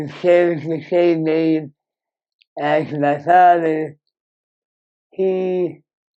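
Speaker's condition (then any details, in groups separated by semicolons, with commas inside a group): Moebius syndrome; severe nerve damage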